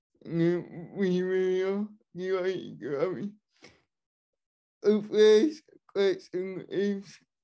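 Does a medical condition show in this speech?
Yes: cerebral palsy, spastic and dyskinetic.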